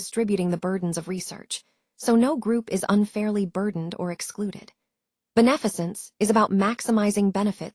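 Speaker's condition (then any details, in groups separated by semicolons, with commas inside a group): No condition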